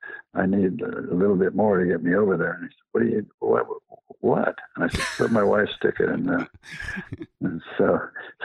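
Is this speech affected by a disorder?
Yes: Parkinson's disease.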